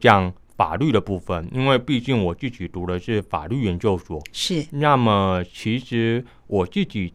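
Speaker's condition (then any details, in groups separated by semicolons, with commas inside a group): Hearing impairment, high-frequency hearing loss, mild; high pitches barely heard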